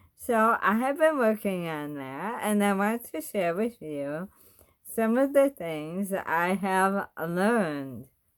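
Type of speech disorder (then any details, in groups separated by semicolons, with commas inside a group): Bulbar dysarthria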